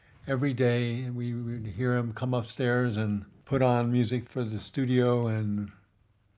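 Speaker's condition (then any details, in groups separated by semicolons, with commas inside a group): Parkinson's disease, tremor predominant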